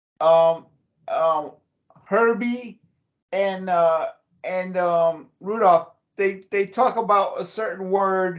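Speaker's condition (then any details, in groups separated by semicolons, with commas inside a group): Cerebral palsy; since childhood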